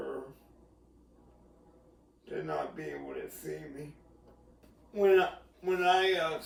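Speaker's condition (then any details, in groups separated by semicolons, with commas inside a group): Cerebral palsy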